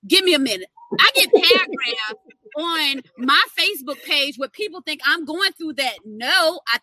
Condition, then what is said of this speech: No condition.